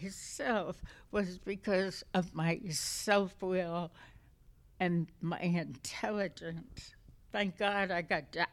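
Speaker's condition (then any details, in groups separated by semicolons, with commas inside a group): Essential tremor; essential tremor affecting voice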